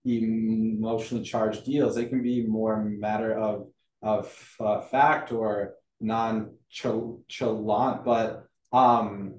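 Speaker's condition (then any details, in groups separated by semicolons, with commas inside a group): Stuttering; stuttering since childhood; varies by situation, more fluent when confident, healthy and feeling good; repeated sounds, repeated words, prolonged sounds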